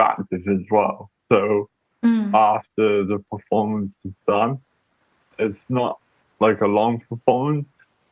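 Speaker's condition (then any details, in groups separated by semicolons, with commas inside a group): Cerebral palsy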